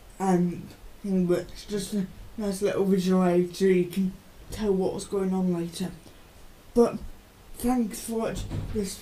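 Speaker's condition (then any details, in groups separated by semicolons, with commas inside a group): Cerebral palsy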